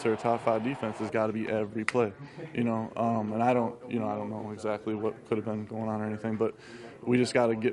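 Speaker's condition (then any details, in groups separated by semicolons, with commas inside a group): No condition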